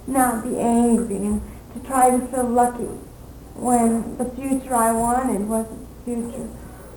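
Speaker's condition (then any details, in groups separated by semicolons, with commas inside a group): Cerebral palsy; premature birth, cranium damaged during delivery, maternal Asian flu, diagnosed at 1.5 years, many surgeries; speaks fluently with few pauses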